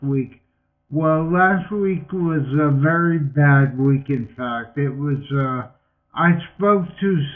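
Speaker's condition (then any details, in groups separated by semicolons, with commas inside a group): Multiple sclerosis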